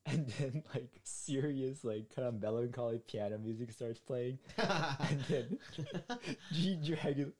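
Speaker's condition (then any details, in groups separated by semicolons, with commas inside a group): No condition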